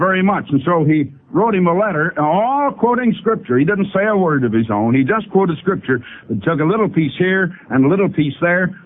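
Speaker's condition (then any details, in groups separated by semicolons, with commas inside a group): No condition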